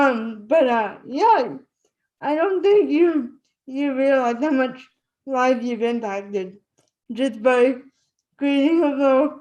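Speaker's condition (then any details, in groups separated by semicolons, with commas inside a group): Spastic cerebral palsy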